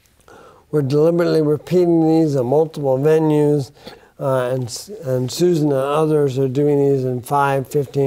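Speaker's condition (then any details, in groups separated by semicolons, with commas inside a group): Bulbar onset ALS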